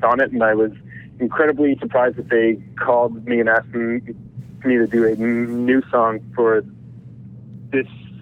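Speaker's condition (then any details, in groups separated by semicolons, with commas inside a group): Stutter; stutter audible during interview; some words such as certain numbers impossible to say, long silent blocks; prolonged sounds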